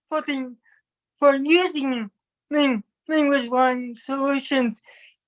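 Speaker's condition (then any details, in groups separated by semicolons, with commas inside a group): Cerebral palsy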